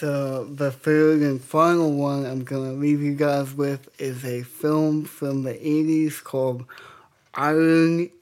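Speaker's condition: Cerebral palsy; speech affected

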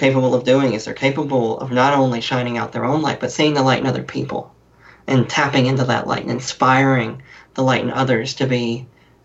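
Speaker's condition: Cleft lip and palate; congenital cleft lip and palate; different, more nasal-sounding voice due to cleft, talks differently

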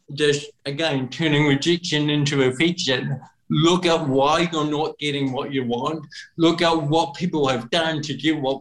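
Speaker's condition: Cerebral palsy; voice noticeably different, speaking a stated limit, tighter and worse when nervous or underprepared, better when relaxed, confident

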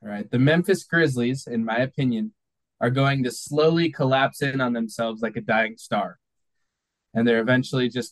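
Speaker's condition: No condition

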